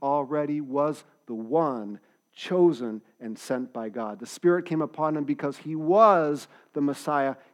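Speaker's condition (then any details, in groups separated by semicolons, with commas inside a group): No condition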